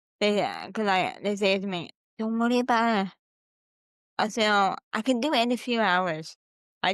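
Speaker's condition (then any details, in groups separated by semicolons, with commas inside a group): Cerebral palsy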